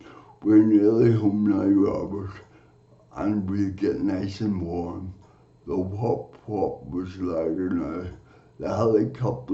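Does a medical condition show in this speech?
Yes: cerebral palsy; from birth.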